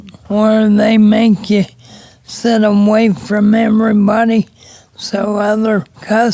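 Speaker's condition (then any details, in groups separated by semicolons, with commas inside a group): Cerebral palsy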